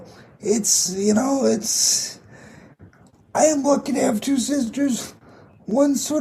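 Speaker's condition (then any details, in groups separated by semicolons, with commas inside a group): Cerebral palsy; voice audibly affected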